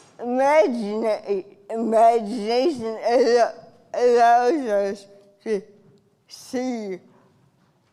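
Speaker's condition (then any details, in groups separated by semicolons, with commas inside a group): Cerebral palsy; from birth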